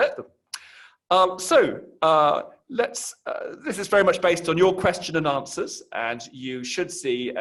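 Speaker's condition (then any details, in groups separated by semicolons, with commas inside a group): No condition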